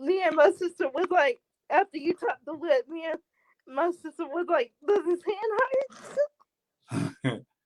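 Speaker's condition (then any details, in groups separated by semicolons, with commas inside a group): Cerebral palsy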